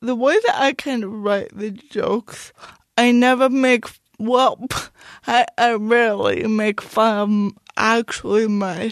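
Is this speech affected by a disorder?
Yes: cerebral palsy; lifelong very mild cerebral palsy, affects mouth and hands, slight balance problems, mild outward physical disability; speech noticeably affected.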